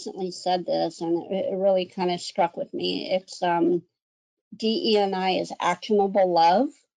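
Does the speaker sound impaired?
Yes: cleft lip and palate; congenital cleft lip and cleft palate, 60 plus surgeries; one or two surgeries a year.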